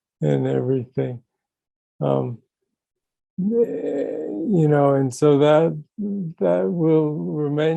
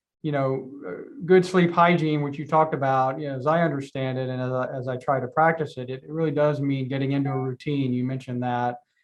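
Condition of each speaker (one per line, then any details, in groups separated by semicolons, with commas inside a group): Young onset Parkinson's disease; young onset, deep brain stimulation implant; about 20 years since diagnosis, DBS surgery 14 years ago; voice and speaking difficulty biggest current problem
No condition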